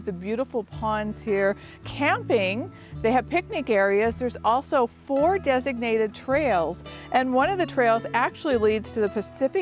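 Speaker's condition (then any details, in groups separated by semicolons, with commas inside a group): No condition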